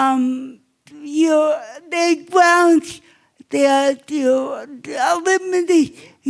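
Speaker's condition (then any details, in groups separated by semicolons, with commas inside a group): Cerebral palsy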